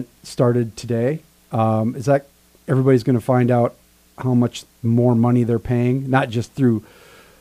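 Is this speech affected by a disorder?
No.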